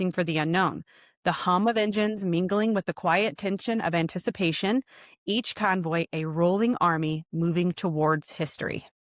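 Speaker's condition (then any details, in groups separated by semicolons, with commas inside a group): No condition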